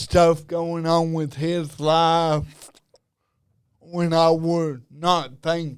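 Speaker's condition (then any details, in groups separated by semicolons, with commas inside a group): Cerebral palsy; diagnosed at about age two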